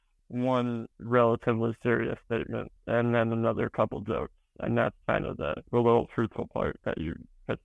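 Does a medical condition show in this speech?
Yes: spinal muscular atrophy.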